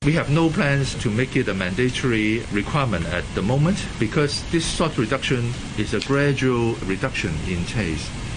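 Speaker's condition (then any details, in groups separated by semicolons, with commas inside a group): No condition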